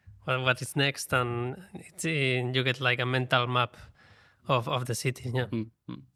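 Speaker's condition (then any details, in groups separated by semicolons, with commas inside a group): No condition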